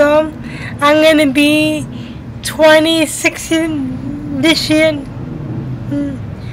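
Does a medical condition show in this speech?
Yes: cerebral palsy.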